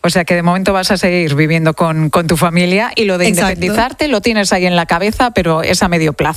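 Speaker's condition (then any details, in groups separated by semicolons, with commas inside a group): No condition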